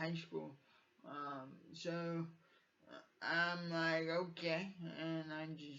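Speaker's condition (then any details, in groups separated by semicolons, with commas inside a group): Cerebral palsy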